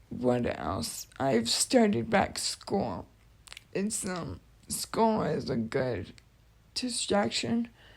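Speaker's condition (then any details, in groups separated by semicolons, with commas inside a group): Cerebral palsy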